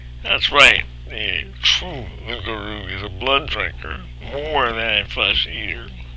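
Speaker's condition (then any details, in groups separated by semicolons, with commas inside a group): Cerebral palsy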